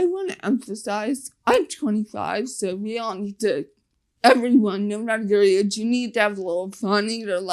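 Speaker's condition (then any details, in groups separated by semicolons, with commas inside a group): Facial paralysis (nf2-swn)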